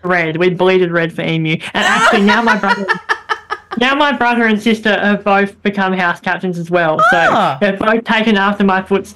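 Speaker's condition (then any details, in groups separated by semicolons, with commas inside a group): Bilateral cleft lip and palate; much improved since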